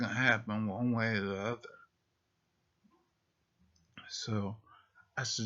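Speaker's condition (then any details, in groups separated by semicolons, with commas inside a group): Multiple sclerosis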